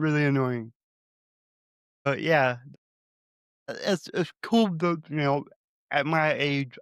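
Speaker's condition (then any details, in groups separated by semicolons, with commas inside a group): Cerebral palsy; early operations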